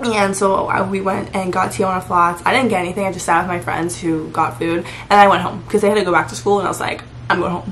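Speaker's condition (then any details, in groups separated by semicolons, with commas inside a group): No condition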